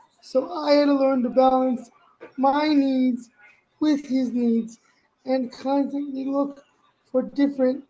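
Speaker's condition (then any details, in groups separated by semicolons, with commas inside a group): Cerebral palsy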